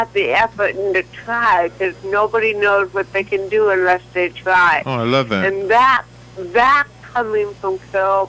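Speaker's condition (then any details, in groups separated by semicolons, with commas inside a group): Cerebral palsy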